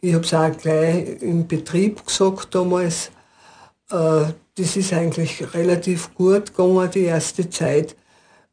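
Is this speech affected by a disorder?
Yes: Parkinson's disease; diagnosed at age 45, brain tumour then multiple sclerosis first suspected.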